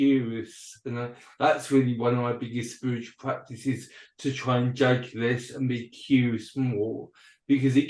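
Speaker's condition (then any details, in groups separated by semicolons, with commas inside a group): Cerebral palsy and dyspraxia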